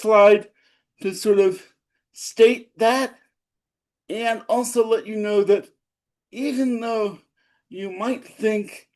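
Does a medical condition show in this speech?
Yes: cerebral palsy.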